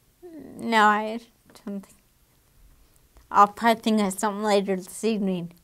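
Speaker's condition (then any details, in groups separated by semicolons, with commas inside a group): Damaged diaphragm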